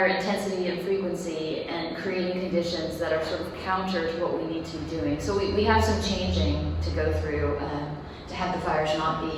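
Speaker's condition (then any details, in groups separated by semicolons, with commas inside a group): No condition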